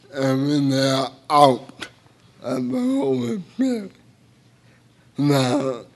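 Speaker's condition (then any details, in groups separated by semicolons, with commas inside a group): Cerebral palsy; speech a little unclear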